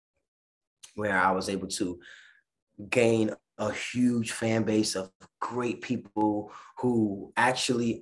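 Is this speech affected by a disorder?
Yes: stuttering; stutter since childhood, fear of stuttering held back acting and musical theater; here blocks.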